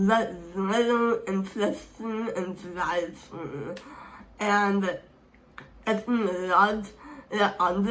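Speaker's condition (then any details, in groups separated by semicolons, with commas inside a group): Speech impairment; hard to understand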